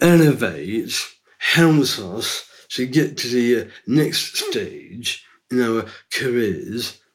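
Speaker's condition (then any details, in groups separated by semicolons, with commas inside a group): Down syndrome; three copies of chromosome 21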